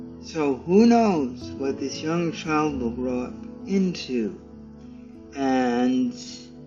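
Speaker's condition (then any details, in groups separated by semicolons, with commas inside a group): Cerebral palsy; stiff muscles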